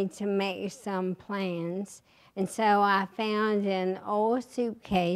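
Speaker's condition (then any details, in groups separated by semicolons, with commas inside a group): ALS; recently diagnosed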